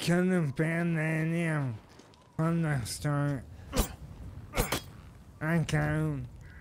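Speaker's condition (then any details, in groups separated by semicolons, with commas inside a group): ALS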